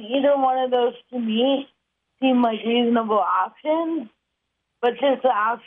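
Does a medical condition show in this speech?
Yes: cerebral palsy; muscle spasms, trouble holding cup, drinks through straw, uses voice dictation software; chokes on liquids or spills when drinking from cup.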